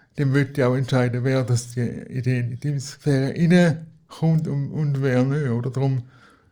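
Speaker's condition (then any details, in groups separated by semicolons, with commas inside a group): Cerebral palsy; needs daily help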